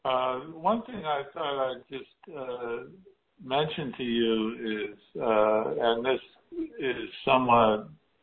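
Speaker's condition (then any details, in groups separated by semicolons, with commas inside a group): Parkinson's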